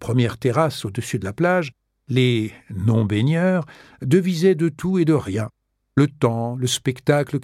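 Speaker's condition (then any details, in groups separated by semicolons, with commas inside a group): No condition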